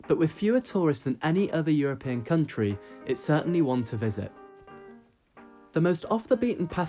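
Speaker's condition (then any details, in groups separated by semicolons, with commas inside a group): No condition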